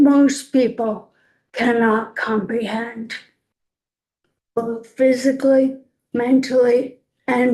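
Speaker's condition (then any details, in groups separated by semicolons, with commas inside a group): ALS; voice obviously deteriorating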